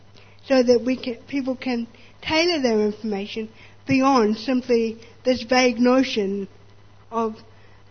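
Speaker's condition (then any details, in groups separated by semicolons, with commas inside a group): Spastic cerebral palsy; born 24 weeks premature, not from lack of oxygen, multiple corrective procedures, mixed success; muscular tiredness and weakness, fluctuating fatigue, subtle learning deficits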